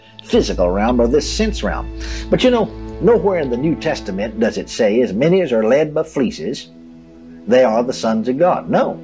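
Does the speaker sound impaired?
No.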